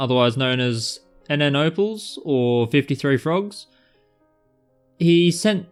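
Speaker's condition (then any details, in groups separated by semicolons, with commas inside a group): No condition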